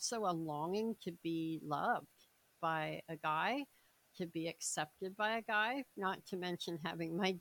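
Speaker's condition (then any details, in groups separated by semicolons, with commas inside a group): Cleft palate, severe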